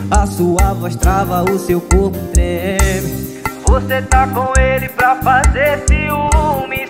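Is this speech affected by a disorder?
No.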